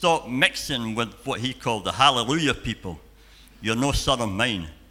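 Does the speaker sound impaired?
Yes: cleft palate and cleft lip.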